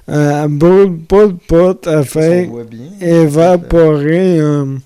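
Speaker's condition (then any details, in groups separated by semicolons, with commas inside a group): Amyotrophic lateral sclerosis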